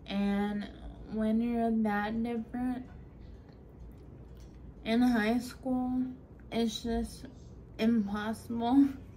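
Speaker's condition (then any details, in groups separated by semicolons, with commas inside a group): Friedreich's ataxia; progressive neuromuscular disability, scoliosis, spine surgery at 15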